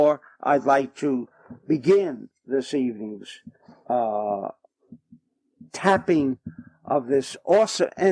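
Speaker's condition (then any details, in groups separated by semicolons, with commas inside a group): No condition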